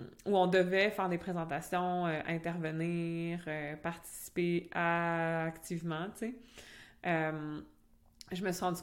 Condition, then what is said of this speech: Stuttering. Parce que des fois, je suis comme, mais comment je prononce ça? Puis là, je veux le prononcer, mais je sens que je vais bégayer.